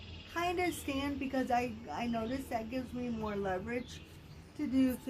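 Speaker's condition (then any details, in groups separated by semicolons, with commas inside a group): Cerebral palsy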